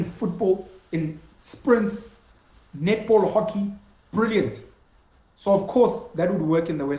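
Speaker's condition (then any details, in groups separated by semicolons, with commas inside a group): No condition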